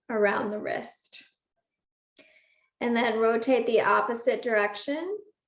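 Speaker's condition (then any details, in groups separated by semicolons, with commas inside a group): No condition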